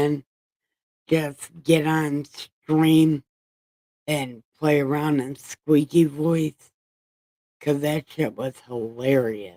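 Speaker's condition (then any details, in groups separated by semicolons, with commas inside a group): Brain injury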